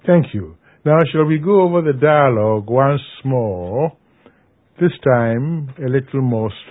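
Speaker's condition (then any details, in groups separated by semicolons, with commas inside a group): No condition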